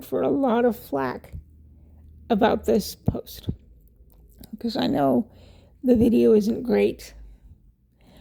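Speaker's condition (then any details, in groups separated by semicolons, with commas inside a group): Cerebral palsy; wheelchair user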